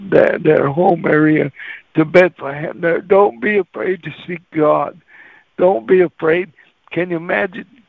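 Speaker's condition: Cerebral palsy; walks really funny

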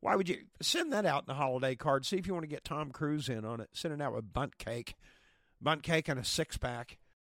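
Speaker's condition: No condition

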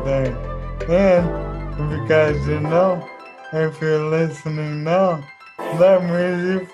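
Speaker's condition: ALS; young onset

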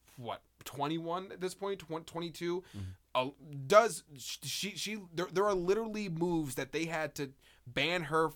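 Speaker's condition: Stutter; linked to brain wanting words to come out; stutter makes freestyle rapping hard, needs lyrics written down; repeated sounds, prolonged sounds

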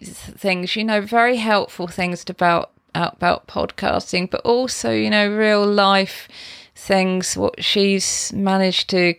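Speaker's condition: No condition

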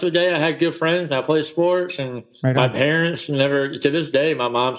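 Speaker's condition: Cleft palate; others mocked way of talking

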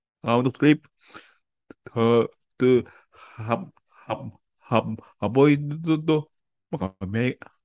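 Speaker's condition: Stuttering; childhood onset, counselor visits at ages 6 and 8, father also stutters, self-help group from age 20; still stutters a lot, not fluent speaking in public; repeated sounds

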